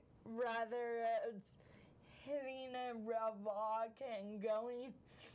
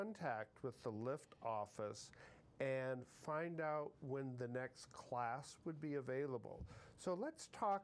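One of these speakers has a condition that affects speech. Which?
The first: cerebral palsy.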